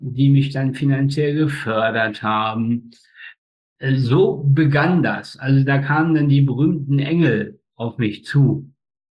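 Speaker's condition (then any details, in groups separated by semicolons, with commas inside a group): Spastic tetraparesis; slightly hoarse from many speeches, runs half marathons, head twisting only in past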